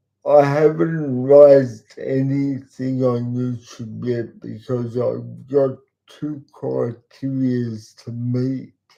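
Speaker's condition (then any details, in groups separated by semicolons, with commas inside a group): Cerebral palsy; talks slowly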